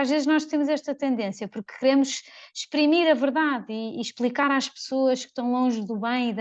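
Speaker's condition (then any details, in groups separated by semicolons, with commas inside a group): No condition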